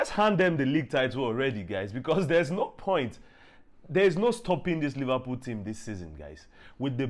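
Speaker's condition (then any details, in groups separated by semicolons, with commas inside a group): No condition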